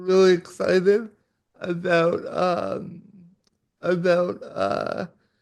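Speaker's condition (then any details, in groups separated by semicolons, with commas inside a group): Cerebral palsy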